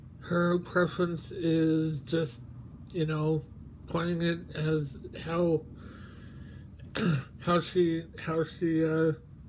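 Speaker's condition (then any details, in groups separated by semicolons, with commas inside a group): Mobius syndrome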